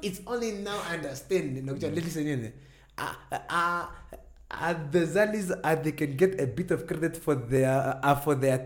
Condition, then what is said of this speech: Stuttering. Now they're wondering, this guy's mic is broken.